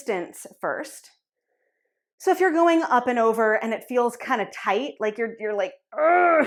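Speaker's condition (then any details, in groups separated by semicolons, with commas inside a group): No condition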